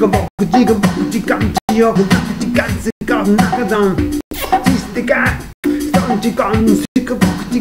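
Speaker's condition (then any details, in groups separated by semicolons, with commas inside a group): No condition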